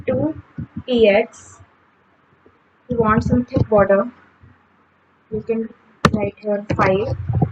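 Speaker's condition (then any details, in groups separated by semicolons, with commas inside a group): No condition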